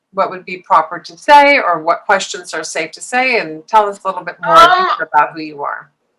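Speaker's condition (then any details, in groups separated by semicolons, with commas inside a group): No condition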